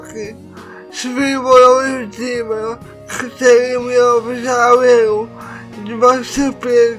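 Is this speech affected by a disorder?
Yes: cerebral palsy.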